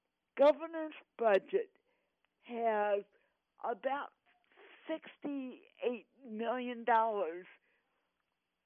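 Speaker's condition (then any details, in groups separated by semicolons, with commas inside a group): Cerebral palsy; 18 years of speech therapy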